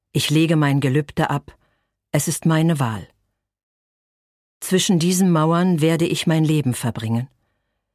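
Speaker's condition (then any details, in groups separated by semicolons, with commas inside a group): No condition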